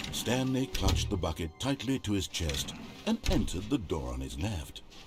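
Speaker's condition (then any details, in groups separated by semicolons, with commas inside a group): No condition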